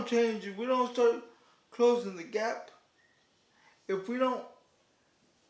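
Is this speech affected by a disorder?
Yes: cerebral palsy; declined offered surgery.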